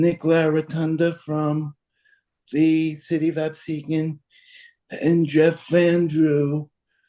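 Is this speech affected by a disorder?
Yes: cerebral palsy.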